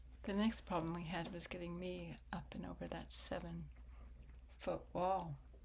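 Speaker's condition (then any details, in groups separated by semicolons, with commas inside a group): Spastic cerebral palsy; spastic form, hip problems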